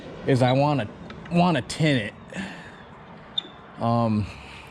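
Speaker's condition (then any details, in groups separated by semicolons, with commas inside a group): No condition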